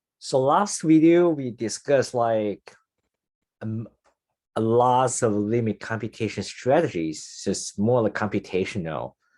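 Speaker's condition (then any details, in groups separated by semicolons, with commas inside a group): No condition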